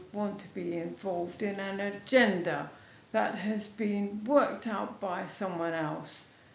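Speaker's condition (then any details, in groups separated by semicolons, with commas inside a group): MND, mild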